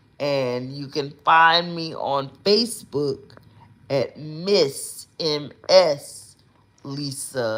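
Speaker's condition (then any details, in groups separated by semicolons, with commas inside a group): Cerebral palsy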